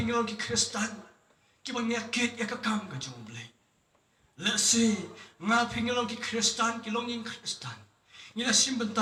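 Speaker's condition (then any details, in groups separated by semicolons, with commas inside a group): No condition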